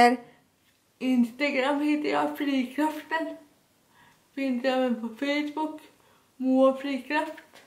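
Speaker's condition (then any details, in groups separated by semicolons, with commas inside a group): Dyskinetic cerebral palsy, severe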